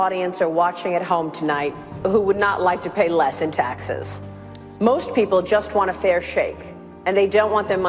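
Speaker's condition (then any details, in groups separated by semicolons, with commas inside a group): No condition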